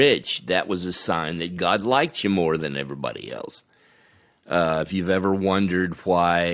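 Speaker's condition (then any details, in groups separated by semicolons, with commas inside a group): No condition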